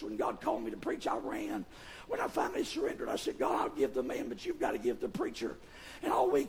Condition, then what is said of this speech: Vocal cord paralysis. But my vocal cords are paralyzed. They don't come together. They don't move.